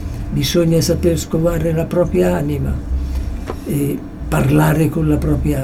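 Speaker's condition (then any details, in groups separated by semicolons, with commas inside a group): Parkinson's disease; approaching final stage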